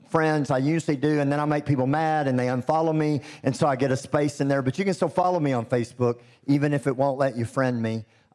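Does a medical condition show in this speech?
Yes: cleft lip and palate; expected never to be able to speak.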